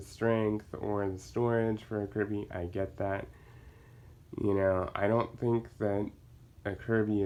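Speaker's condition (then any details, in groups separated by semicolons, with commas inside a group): Cerebral palsy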